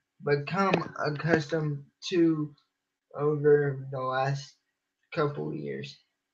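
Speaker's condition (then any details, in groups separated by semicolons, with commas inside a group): Cerebral palsy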